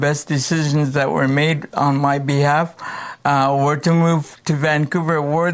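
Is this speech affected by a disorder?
Yes: cerebral palsy; congenital cerebral palsy, present since birth.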